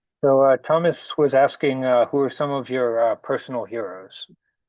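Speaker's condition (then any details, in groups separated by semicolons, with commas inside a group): No condition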